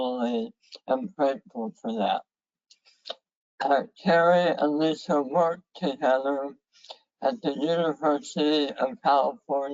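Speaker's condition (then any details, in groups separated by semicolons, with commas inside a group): Head and neck cancer; survivor; severe dysphagia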